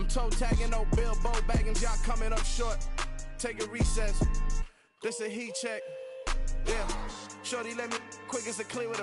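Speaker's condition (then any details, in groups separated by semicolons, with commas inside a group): No condition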